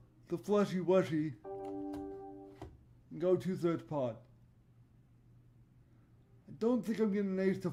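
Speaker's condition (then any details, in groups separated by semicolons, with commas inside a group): Cerebral palsy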